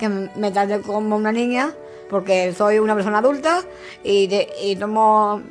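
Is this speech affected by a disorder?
Yes: Down syndrome; congenital.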